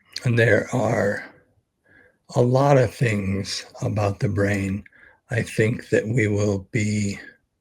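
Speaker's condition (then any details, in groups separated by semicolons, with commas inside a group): ALS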